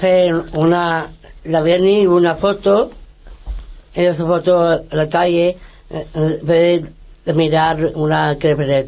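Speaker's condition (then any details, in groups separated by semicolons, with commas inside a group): Down syndrome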